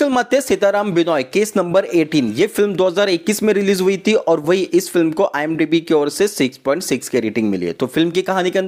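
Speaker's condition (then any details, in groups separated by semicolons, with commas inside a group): No condition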